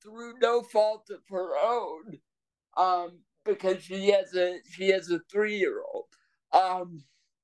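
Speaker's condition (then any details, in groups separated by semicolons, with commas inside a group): Cerebral palsy; present from birth, brain blood vessel burst acting like stroke, walker when little, power wheelchair since age five, completely non-ambulatory; breathing struggles some days affect speech, voice lags behind thoughts when excited or nervous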